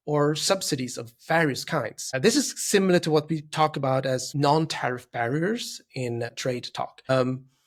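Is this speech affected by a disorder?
No.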